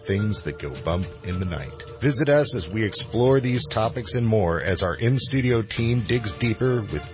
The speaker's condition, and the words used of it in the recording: None; typical speech.